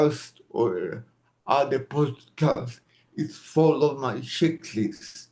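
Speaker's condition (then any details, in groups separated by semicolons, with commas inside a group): Cerebral palsy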